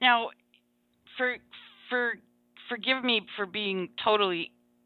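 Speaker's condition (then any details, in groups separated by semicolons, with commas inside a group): Stuttering; rarely stutters on own name; audible stutters during recording, including a block; repeated sounds, prolonged sounds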